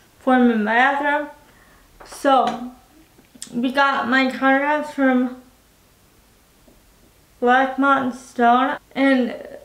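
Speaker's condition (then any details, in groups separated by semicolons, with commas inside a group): Cerebral palsy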